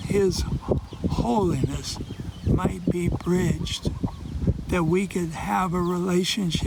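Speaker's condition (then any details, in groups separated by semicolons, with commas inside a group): ALS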